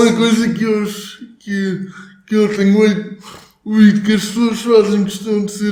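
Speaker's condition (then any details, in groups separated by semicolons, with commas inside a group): Cerebral palsy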